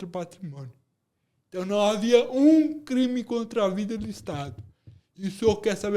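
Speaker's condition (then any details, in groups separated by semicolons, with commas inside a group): Cerebral palsy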